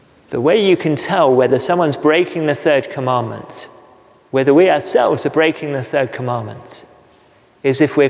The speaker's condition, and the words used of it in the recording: No condition.